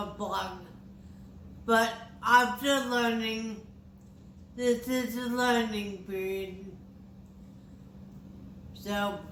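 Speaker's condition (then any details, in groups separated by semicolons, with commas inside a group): Traumatic brain injury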